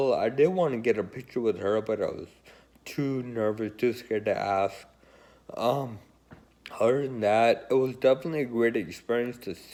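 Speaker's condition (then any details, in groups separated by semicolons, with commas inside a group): Friedreich's ataxia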